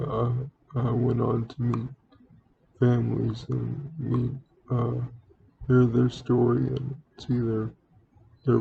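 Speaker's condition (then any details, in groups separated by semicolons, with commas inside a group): Cerebral palsy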